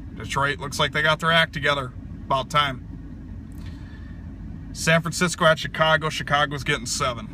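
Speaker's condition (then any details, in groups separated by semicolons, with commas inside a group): No condition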